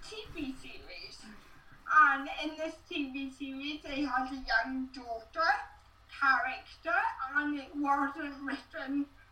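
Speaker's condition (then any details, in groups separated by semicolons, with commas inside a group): Cerebral palsy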